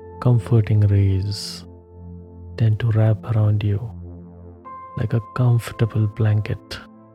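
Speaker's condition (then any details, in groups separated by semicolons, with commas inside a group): No condition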